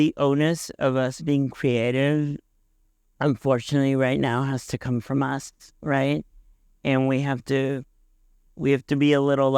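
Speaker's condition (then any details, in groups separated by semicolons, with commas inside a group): Cerebral palsy; altered speaking timing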